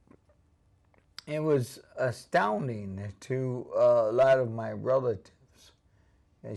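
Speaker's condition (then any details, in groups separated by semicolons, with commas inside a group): ALS; onset couple years ago, pain, pain medication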